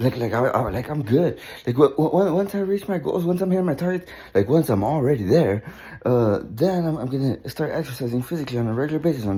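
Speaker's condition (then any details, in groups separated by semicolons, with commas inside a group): No condition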